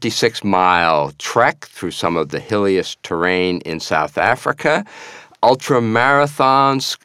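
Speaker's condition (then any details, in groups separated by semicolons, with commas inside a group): No condition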